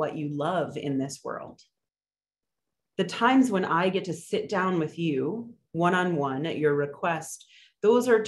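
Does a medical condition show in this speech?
No.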